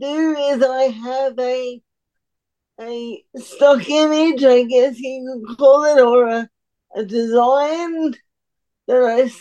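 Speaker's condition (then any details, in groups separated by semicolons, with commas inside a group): Cerebral palsy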